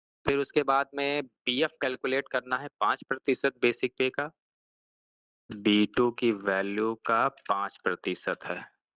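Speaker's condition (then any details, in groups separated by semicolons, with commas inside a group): No condition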